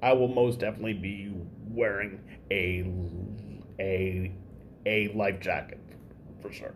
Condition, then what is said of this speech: Stuttering. But as soon as it's say 1:50 and keeps going, the more I start to panic, and the more I stutter.